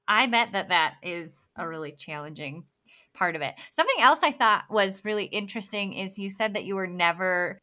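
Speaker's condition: Bilateral cleft lip and palate; congenital

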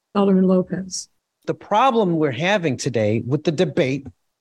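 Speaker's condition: No condition

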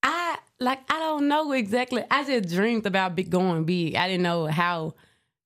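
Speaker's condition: No condition

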